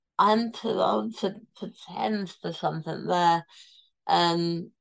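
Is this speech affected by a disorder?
Yes: tongue cancer, near-total glossectomy; stage 4 tongue cancer, near-total tongue removal, 5 millimeters left, temporary tracheostomy, immunotherapy around surgery.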